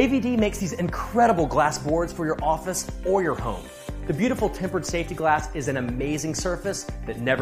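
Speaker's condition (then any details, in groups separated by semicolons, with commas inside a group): No condition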